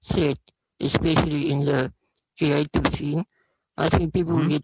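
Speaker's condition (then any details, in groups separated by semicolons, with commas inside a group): Spinal muscular atrophy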